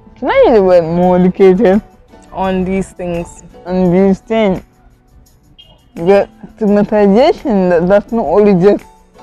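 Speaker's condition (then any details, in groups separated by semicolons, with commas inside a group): Cerebral palsy; not congenital, impairs coordination, affected walking; one medication, down from five; at one point could not talk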